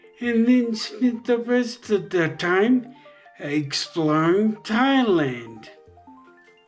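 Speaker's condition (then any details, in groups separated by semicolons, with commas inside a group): Traumatic brain injury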